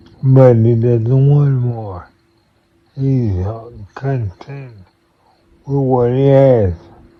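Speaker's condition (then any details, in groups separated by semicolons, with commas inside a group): Multiple sclerosis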